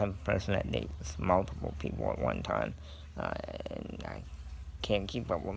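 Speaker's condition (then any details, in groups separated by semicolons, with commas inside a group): Cerebral palsy; scoliosis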